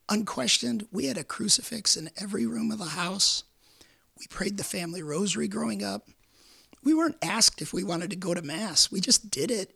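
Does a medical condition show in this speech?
Yes: vocal cord cancer, repeated surgery; Hodgkin's lymphoma diagnosed at age 36, 19 vocal cord surgeries, chemotherapy causing mouth pain; a few weeks after 19th vocal cord surgery at University of Michigan, about 17 years since diagnosis.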